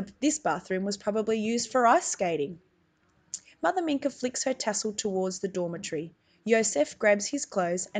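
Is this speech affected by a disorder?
No.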